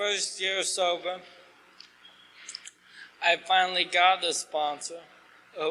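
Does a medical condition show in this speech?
Yes: ALS.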